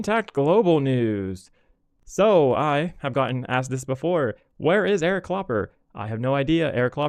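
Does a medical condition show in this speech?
No.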